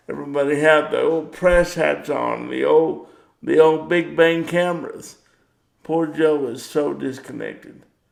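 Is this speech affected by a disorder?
Yes: cerebral palsy; power wheelchair.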